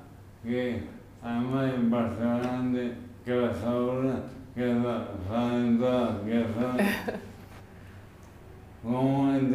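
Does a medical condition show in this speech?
Yes: amyotrophic lateral sclerosis; speech onset.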